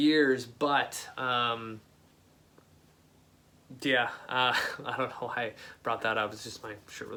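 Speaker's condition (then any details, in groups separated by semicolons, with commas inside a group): No condition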